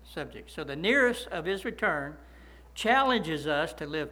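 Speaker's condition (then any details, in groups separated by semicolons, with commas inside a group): No condition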